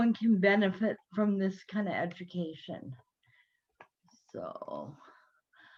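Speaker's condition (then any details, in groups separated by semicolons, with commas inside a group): Cerebral palsy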